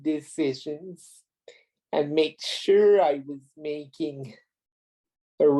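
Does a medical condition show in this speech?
Yes: cerebral palsy; premature birth.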